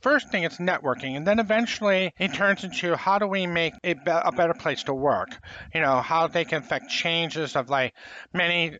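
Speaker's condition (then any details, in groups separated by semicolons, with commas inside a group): Profound hearing loss, congenital; late language development, learned to talk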